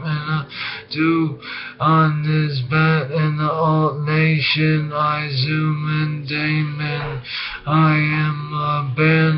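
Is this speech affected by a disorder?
Yes: brain injury.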